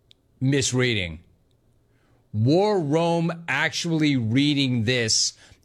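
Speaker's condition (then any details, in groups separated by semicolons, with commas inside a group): No condition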